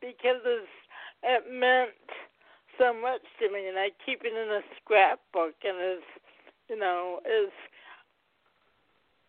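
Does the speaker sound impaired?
Yes: cerebral palsy, mild; heart rate dropped at delivery, not breathing at birth, 45 minutes to breathe, delayed motor milestones; mildly affects speech, physical and occupational therapy from early life.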